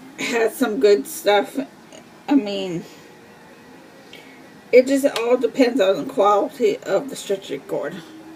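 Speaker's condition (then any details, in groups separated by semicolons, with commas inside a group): Cerebral palsy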